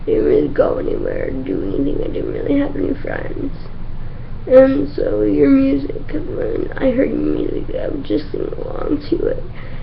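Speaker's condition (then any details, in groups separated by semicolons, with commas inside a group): Cerebral palsy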